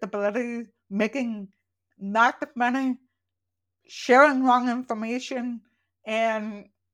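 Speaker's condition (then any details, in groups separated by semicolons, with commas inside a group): Profoundly deaf, congenital; learned to speak orally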